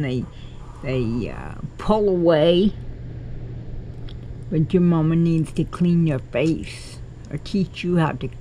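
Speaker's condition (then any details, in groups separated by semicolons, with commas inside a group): Cerebral palsy; cannot walk, crawls to get around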